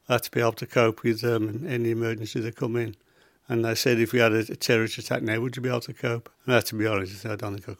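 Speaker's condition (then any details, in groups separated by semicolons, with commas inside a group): Parkinson's; began as little finger tremor spreading to whole hand within 4-5 weeks; 8 years since diagnosis, tremors controlled by medication, freezing, foot dystonia with clawing, sometimes cannot walk; symptoms possibly audible in voice, may sound quieter and slower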